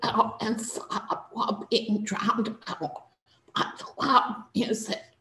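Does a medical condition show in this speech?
Yes: spasmodic dysphonia; neurological, vocal cords function only in spasms; trouble speaking, unable to speak normally, voice produced in spasms.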